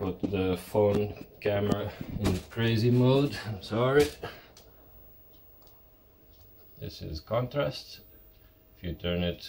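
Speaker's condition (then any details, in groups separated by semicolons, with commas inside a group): No condition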